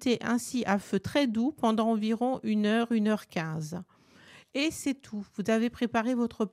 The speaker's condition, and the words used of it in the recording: None; typical speech.